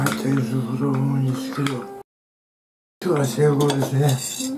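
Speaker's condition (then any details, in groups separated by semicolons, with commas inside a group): Tongue cancer, partial glossectomy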